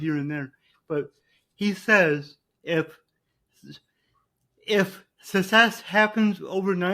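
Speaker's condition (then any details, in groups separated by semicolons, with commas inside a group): Cerebral palsy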